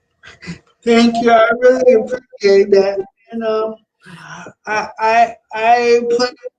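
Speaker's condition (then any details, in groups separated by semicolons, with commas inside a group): Cerebral palsy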